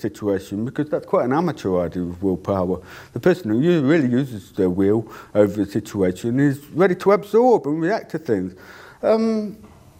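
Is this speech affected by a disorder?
Yes: deafness; cannot hear own voice.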